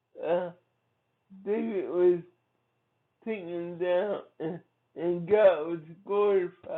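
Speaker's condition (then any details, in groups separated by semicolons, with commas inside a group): Cerebral palsy; from birth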